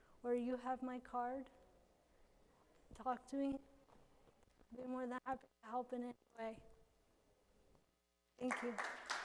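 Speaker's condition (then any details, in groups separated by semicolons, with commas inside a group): Cerebral palsy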